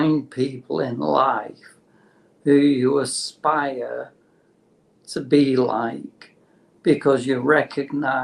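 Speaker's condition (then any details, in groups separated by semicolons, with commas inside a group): Motor neurone disease; terminal, no cure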